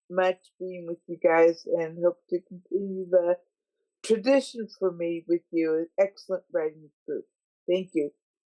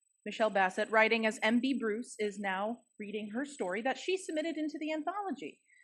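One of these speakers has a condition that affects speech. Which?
The first: multiple sclerosis; affects walking and balance, uses walking stick; frequent falls.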